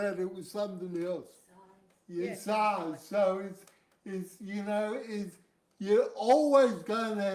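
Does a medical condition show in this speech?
Yes: cerebral palsy.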